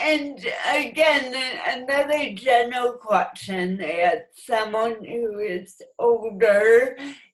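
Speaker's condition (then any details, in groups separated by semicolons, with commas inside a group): Cerebral palsy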